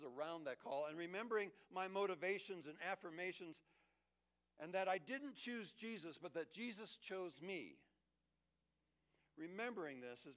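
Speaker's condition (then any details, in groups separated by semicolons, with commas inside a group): No condition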